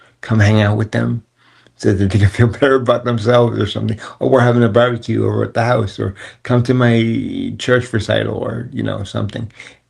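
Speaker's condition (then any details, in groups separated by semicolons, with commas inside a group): Cerebral palsy; wheelchair user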